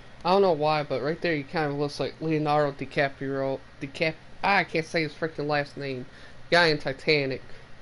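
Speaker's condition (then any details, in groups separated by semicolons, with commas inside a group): No condition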